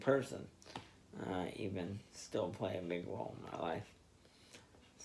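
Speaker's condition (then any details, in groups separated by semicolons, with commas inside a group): Spastic diplegia cerebral palsy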